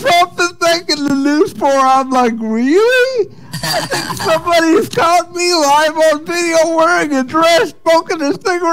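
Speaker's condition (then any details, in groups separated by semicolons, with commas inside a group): Cerebral palsy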